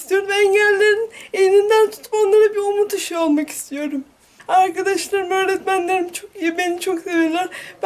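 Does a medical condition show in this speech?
Yes: cerebral palsy; from birth, hands and feet not fully developed; started crawling, physical therapy, treadmill walking practice.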